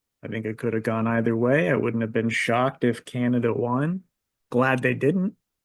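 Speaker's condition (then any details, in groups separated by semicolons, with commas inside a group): No condition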